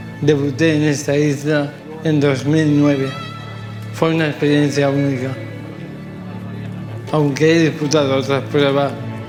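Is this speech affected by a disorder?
Yes: amyotrophic lateral sclerosis; diagnosed over three years ago, cannot swim or cycle.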